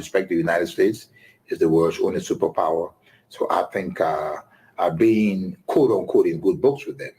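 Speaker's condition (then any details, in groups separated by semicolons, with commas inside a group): No condition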